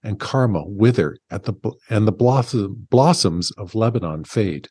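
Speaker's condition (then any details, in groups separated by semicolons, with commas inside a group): No condition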